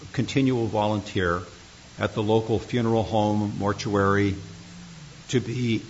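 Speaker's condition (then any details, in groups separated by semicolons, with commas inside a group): No condition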